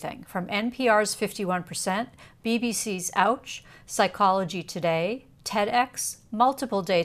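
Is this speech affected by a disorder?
No.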